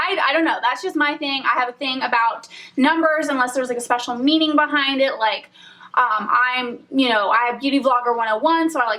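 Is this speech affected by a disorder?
No.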